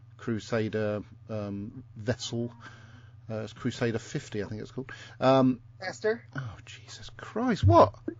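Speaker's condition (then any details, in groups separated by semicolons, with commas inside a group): No condition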